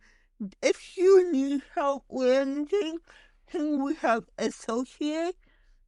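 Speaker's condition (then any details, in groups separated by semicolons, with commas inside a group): Cerebral palsy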